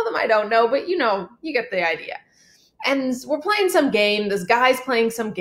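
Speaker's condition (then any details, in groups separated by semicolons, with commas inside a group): No condition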